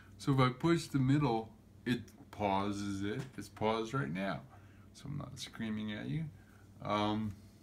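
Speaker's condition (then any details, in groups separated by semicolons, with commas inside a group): Cerebral palsy; affects gait and walking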